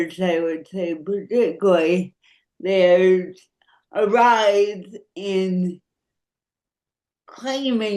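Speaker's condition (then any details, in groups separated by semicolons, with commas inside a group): Cerebral palsy; noticeably affected speech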